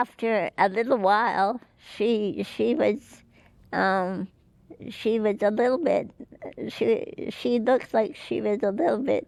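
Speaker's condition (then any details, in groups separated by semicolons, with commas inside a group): Cerebral palsy; could not speak or move as child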